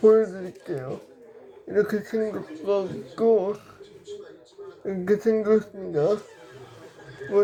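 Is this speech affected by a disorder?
Yes: brain lesion disability.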